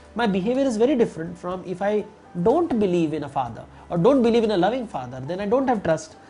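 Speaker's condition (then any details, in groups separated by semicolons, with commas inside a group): No condition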